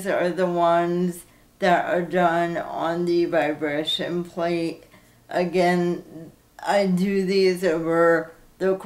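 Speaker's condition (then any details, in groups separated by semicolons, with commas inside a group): Cerebral palsy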